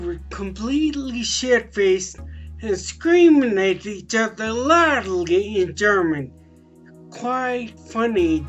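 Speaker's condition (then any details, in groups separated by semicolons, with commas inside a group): Traumatic brain injury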